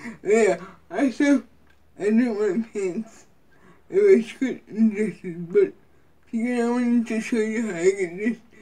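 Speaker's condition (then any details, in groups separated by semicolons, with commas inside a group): Cerebral palsy; wheelchair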